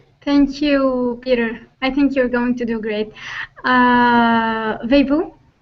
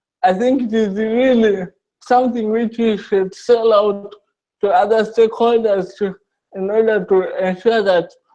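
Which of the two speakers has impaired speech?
The second: cerebral palsy.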